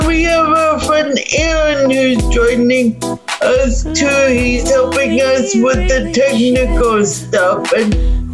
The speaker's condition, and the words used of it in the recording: Cerebral palsy. Muscle fibers in most of the muscles, but not overpowering, so she can still speak.